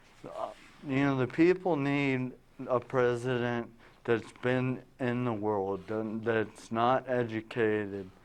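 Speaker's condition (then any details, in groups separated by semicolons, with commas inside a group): Traumatic brain injury; now talking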